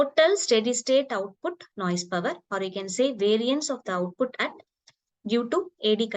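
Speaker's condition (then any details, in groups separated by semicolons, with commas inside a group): No condition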